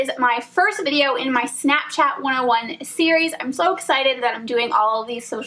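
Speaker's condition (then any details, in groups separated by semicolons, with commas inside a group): No condition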